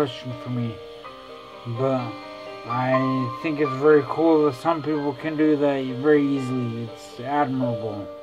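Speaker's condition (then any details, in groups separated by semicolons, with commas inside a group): Traumatic brain injury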